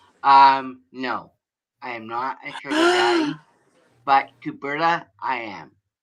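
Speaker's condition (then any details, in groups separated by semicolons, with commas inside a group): Cerebral palsy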